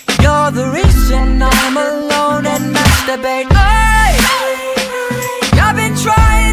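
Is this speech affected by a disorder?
No.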